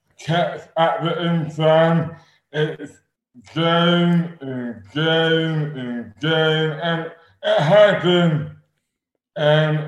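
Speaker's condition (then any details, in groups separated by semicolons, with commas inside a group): Dystonia; sudden overnight adult onset, affects speech and arms, suspected congenital jaw defect plus rugby hits, damaged TMJ; incredibly slurred, dramatically impaired, worse at onset with eating difficulty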